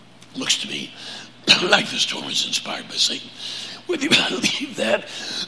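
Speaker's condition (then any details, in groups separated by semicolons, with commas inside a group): Laryngeal cancer; prior chemo and radiation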